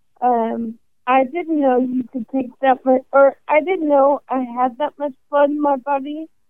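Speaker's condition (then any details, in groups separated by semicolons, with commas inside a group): ALS; probable category at diagnosis, first symptoms in hand, diagnosed at 27 after 18 months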